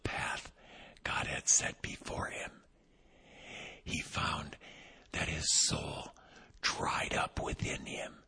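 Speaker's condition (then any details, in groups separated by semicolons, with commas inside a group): Vocal cord paralysis, unilateral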